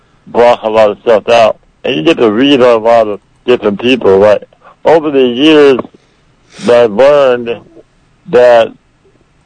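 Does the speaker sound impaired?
Yes: muscular dystrophy; rare form of muscular dystrophy, about 500 people have it, from birth, age 30.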